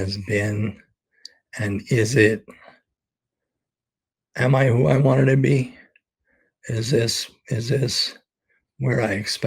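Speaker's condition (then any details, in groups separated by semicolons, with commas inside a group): ALS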